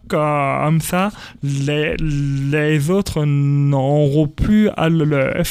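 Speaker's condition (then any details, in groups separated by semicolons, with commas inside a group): Stuttering; stuttering since early childhood at school, speech therapy helped, told elimination almost impossible; age 28, lives with stuttering and accepts it; stuttering persists, described by him as an accent; repeated sounds, prolonged sounds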